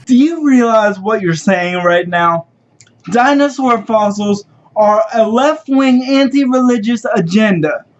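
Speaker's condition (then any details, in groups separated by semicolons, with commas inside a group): Cerebral palsy; speech somewhat affected, occasional slurring, mostly controlled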